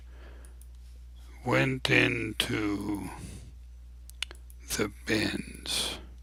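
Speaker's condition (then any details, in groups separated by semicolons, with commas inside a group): ALS; abnormally slow voice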